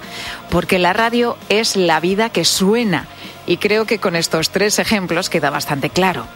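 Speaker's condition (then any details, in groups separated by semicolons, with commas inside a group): No condition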